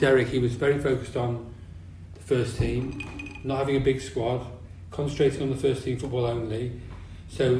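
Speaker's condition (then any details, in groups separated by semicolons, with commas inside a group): Parkinson's disease; walking affected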